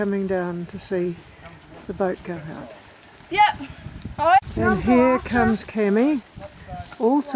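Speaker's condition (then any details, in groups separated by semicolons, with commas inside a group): No condition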